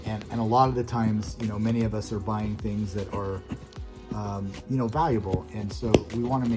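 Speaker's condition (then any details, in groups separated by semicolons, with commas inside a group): No condition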